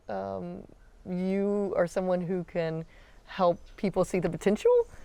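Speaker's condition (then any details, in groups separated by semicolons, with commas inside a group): No condition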